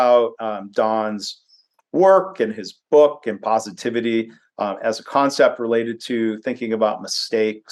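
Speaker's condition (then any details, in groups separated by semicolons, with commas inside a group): No condition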